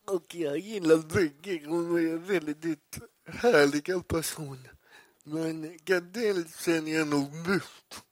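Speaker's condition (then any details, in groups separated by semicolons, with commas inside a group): Cerebral palsy; poor balance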